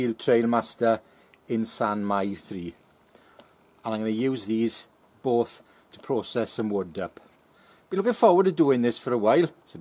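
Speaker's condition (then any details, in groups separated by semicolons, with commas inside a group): No condition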